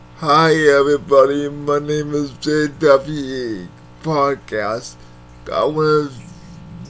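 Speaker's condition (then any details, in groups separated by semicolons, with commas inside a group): Cerebral palsy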